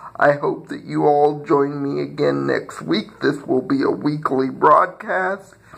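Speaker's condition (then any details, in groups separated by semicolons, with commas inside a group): Cerebral palsy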